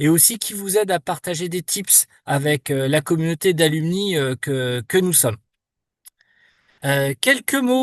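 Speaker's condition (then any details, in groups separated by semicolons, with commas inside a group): No condition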